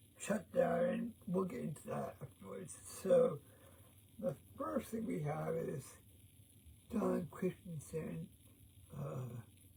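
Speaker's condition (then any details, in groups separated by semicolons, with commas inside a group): Cerebral palsy; present since birth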